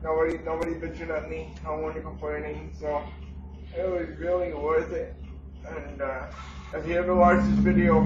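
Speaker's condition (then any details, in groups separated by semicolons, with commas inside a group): Cerebral palsy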